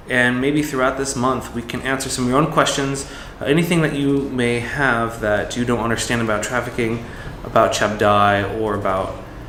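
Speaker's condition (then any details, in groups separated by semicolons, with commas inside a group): No condition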